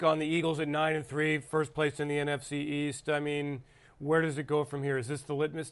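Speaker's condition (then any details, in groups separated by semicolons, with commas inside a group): No condition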